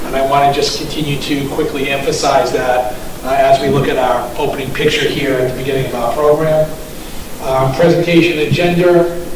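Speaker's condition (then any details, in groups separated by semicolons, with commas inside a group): No condition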